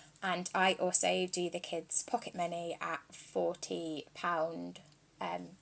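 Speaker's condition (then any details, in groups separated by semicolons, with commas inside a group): No condition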